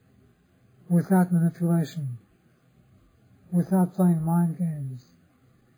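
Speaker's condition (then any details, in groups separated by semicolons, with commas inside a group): Parkinson's disease; others offer remedies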